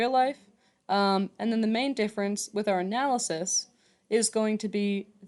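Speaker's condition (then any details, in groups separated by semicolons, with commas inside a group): No condition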